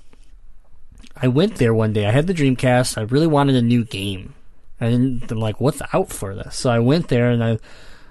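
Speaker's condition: Cleft palate; congenital

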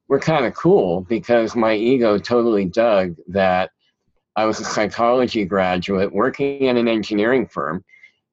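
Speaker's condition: Cleft palate; present since childhood

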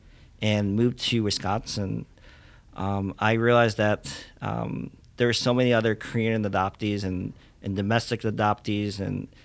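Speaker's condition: Cleft lip and palate; congenital

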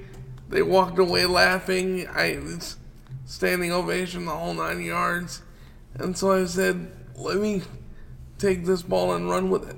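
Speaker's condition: Cerebral palsy; wheelchair user

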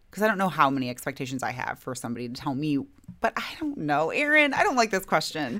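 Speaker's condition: No condition

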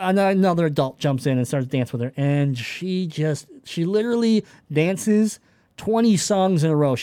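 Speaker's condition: Cleft palate; time spent in children's hospital

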